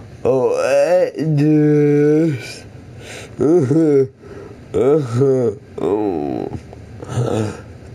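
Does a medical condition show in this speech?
Yes: cerebral palsy; atypical speech.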